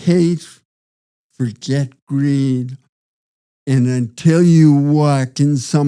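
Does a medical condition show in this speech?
Yes: Parkinson's disease.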